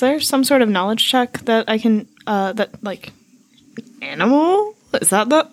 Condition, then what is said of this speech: No condition.